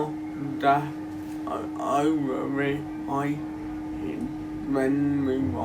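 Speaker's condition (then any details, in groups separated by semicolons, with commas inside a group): Cerebral palsy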